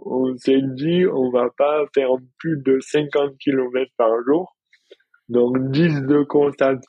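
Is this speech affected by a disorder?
Yes: dystonia; receives injections, more pain before injection, improved balance, no longer falls.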